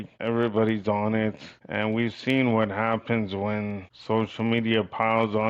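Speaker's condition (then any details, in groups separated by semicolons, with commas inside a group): Cerebral palsy; from birth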